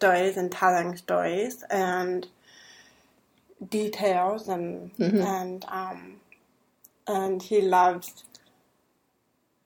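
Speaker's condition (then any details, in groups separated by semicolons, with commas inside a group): Deafness; hearing aids that help, lip reads, sign language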